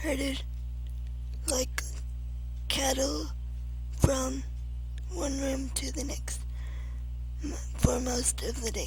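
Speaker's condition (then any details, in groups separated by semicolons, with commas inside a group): Cerebral palsy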